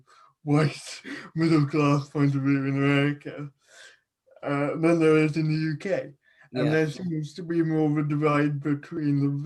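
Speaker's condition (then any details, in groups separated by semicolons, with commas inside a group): Cerebral palsy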